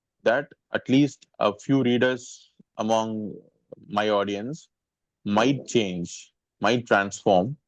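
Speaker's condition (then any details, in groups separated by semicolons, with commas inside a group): No condition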